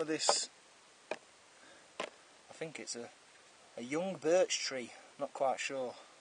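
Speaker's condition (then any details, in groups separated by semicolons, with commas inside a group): No condition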